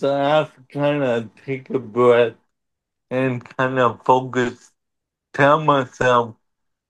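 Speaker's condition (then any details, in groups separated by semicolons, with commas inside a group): Cerebral palsy; could walk a little as a child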